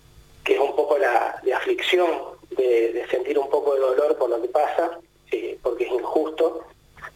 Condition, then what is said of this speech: None; typical speech.